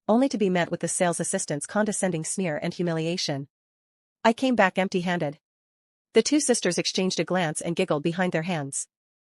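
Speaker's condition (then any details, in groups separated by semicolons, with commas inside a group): No condition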